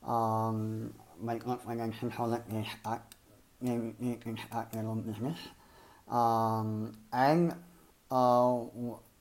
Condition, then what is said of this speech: Cleft palate. So I was really helpful because they were prepared to uh, listen to they knew that I had a speech impediment and they listened to me with extra attention.